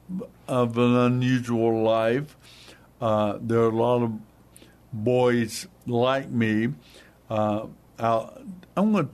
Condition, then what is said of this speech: Stroke. If I speak slowly and deliberately, I think I can be understood.